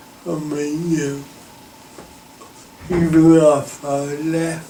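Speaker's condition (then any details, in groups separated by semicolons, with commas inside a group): Cerebral palsy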